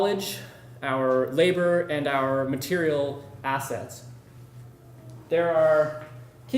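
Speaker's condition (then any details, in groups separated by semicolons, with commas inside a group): No condition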